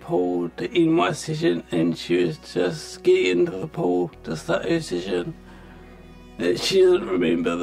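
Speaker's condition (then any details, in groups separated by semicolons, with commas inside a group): Multiple system atrophy; affects speech, eating and stability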